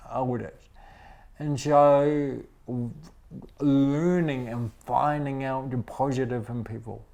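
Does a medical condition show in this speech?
Yes: cerebral palsy; speech noticeably affected.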